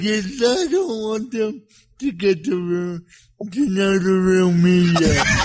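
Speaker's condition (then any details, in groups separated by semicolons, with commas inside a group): Cerebral palsy; difficulty doing high fives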